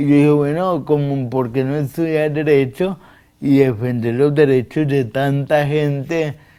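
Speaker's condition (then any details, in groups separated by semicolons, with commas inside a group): Cerebral palsy; difficulty speaking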